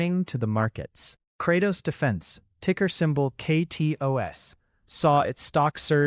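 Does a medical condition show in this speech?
No.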